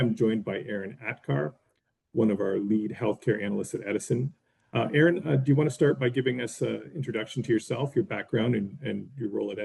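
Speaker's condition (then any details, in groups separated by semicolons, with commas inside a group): No condition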